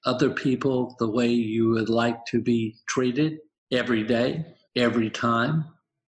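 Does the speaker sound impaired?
Yes: aphasia, apraxia, dysarthria after stroke; motor apraxia, dysarthria from stroke, lost reading and writing, doctors said would never talk; one year three months post-stroke, practices speech four hours daily, helped by St. Petersburg aphasia center; initially mute, plans each sentence, interruption loses it, mistaken for drunk, carries aphasia card.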